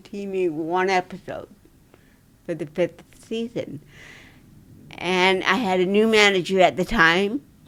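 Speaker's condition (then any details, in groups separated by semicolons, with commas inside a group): Dystonia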